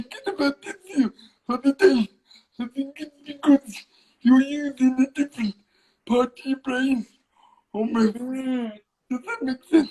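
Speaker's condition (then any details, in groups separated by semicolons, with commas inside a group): Cerebral palsy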